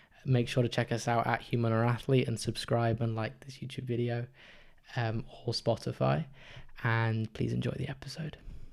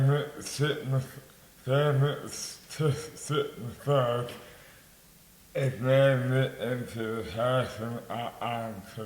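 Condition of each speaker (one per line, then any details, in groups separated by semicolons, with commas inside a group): No condition
Dystonia; rare movement disorder, affects mouth and hands; onset age 23, diagnosed five years later; mouth impairment affects speech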